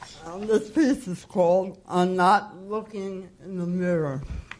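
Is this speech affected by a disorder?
Yes: cerebral palsy.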